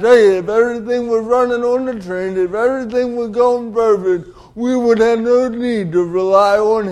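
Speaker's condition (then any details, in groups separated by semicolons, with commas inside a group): Cerebral palsy; diagnosed at 18 months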